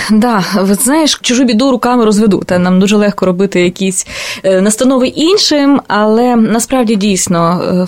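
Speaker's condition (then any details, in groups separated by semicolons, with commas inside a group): No condition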